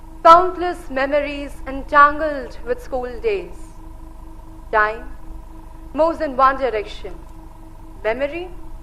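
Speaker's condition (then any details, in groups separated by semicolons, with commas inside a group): No condition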